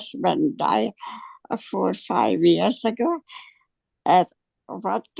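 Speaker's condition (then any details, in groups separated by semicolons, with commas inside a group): Dystonia; affects throat upward; 4 to 5 years duration; hard time talking, throat spasms on exertion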